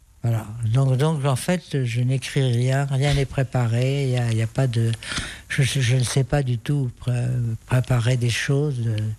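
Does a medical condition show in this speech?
Yes: Parkinson's disease; noticed through trouble cycling on Île de Ré, can no longer ride a bike, uses wheelchair; no tremor during interview, on medication; rate sometimes slightly slowed, possibly from medication.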